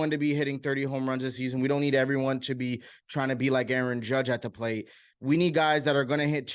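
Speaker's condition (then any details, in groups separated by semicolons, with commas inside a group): No condition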